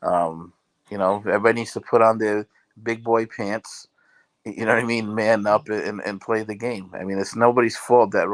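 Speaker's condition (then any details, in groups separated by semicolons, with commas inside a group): No condition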